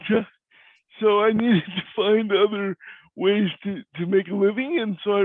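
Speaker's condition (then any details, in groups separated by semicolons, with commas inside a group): Cerebral palsy; cannot walk; voice is different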